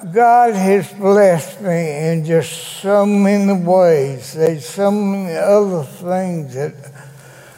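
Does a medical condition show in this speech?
Yes: cerebral palsy; present from birth, attended school for handicapped children; still able to speak, gives spoken testimony in church.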